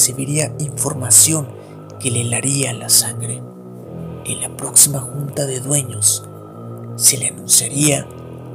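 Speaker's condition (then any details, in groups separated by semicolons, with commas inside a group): No condition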